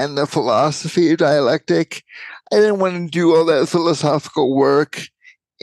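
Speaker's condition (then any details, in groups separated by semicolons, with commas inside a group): Cerebral palsy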